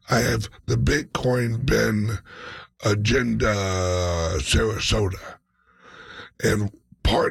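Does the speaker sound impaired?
Yes: speech impediment, mild.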